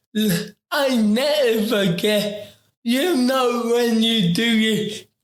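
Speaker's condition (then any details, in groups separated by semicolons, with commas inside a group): Ataxic cerebral palsy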